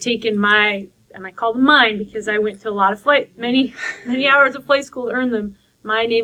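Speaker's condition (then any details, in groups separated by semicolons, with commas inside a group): No condition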